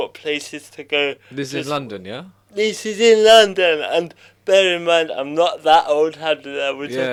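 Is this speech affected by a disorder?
Yes: cerebral palsy; from birth, possibly breathing arrest at birth.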